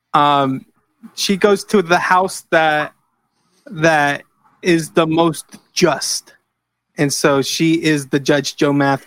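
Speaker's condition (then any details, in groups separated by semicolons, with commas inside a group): No condition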